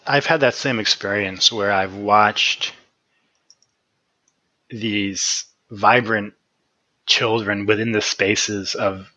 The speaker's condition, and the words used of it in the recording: Stuttering. I feel fairly comfortable stuttering most of the time.